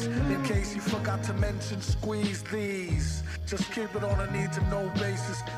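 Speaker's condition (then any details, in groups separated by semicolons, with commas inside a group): No condition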